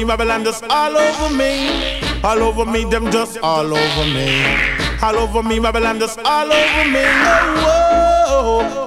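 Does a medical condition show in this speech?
No.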